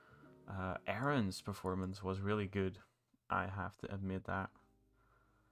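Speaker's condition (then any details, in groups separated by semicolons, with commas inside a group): No condition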